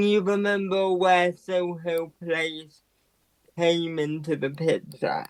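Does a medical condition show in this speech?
Yes: quadriplegic cerebral palsy.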